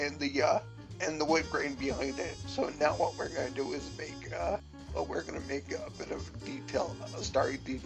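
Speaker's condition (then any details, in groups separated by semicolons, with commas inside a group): Cerebellar ataxia from brain tumour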